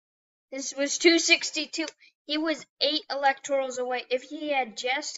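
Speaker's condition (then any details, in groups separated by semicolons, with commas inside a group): No condition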